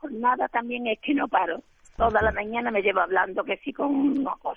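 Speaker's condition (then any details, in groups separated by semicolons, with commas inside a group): Spasmodic dysphonia; spasmodic dysphonia for years, treated with infiltrations; currently infiltrated, also pharyngitis-like irritation from air conditioning; voice sounds strange to listeners during bad phases, communication difficult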